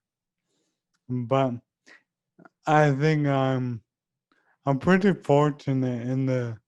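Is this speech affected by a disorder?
Yes: ALS; leg onset, speech.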